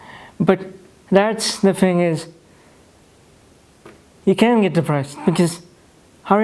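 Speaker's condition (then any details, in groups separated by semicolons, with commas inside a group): Cerebral palsy; no speech therapy, some words hard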